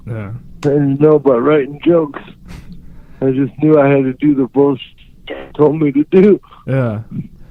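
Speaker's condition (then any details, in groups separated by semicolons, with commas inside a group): Cerebral palsy; unable to write or type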